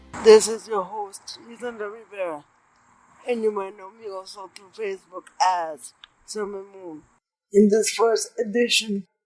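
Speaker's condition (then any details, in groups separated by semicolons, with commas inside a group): Cerebral palsy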